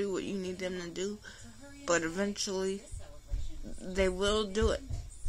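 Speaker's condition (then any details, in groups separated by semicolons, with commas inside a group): Cerebral palsy; sounds out of breath after therapy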